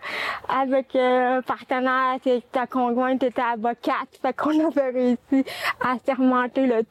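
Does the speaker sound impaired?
Yes: cerebral palsy; four limbs affected, no manual dexterity, hearing problem, hearing aids both ears since age six months; needs help with daily tasks, needs accompaniment at work; speech and language disorder caused by cerebral palsy.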